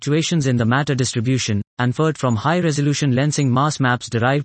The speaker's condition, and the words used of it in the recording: No condition.